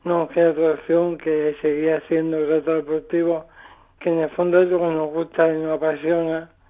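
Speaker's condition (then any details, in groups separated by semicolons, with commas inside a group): Amyotrophic lateral sclerosis; diagnosed three years ago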